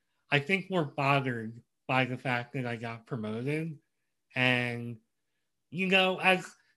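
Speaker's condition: Cleft lip and palate; congenital

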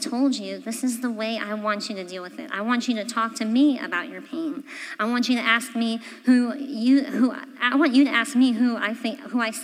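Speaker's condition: Cleft palate; congenital

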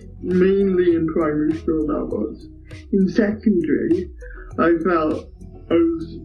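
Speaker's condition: Cerebral palsy; speech impairment

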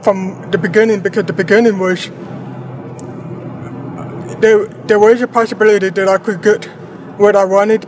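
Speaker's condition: Deafblindness; prosthetic eyes

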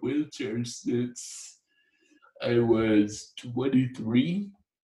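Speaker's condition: Torsional dystonia; medication gave no benefit

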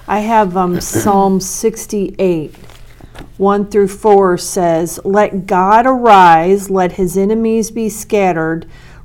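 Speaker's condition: No condition

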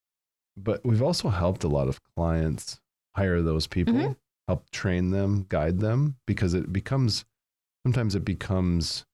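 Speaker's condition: No condition

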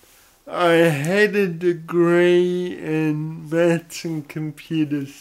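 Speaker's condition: Cerebral palsy; odd sort of voice

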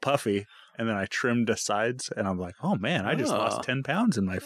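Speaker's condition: No condition

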